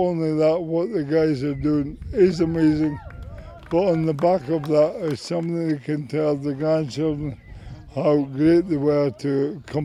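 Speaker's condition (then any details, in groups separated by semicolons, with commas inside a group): MND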